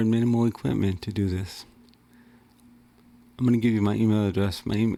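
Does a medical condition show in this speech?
Yes: cerebral palsy; wheelchair user.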